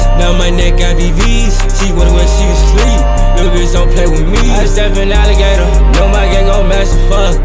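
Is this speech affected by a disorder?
No.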